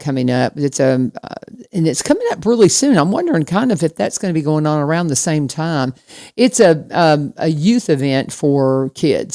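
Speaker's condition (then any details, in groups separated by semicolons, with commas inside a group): No condition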